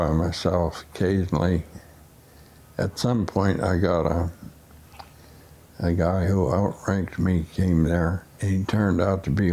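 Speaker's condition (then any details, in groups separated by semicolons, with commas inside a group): Essential tremor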